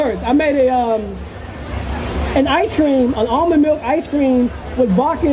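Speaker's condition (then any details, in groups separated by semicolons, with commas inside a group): No condition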